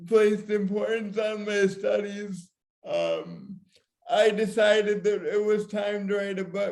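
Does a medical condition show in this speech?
Yes: severe cerebral palsy.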